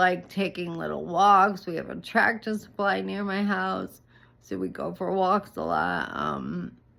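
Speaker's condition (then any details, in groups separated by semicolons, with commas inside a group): ALS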